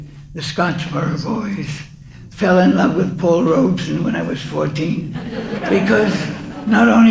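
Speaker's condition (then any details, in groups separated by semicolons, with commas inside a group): Parkinson's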